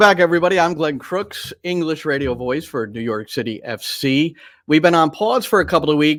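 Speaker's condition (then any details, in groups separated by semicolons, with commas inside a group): No condition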